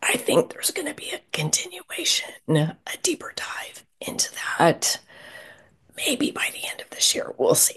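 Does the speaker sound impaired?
Yes: spasmodic dysphonia; neurological voice disorder, Vocal cord spasms seen on nasal scope, onset at speaking panel, cause unclear; year and a half since diagnosis, Vocal therapy, Jim Bostock's Vocal Freedom Program, LA support group; voice dried then lost, vowels hard, at worst inaudible, hard to talk and breathe, long whispering.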